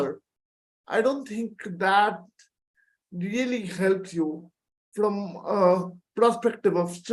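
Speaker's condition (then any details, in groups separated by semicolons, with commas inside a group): Cerebral palsy; from birth, four major surgeries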